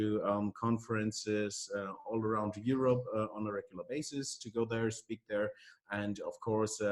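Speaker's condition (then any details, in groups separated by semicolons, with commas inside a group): No condition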